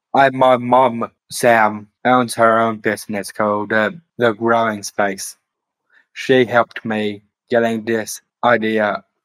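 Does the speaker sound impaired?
Yes: Down syndrome; later diagnosed with autism.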